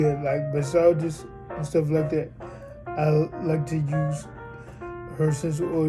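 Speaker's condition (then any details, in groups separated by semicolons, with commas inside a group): Cerebral palsy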